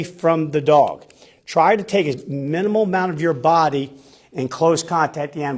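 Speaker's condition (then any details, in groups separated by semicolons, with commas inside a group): No condition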